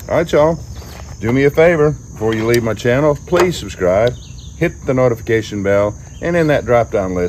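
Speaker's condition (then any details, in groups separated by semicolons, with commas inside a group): No condition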